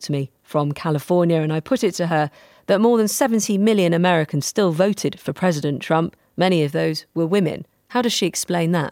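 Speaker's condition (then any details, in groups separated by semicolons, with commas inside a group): No condition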